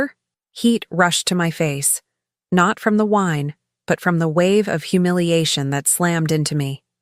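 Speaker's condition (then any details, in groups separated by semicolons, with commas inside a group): No condition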